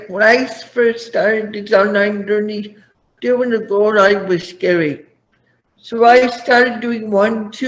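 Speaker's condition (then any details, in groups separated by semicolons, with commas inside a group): Cerebral palsy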